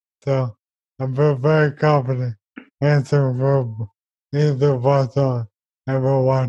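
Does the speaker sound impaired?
Yes: ALS; speech and eventually breathing.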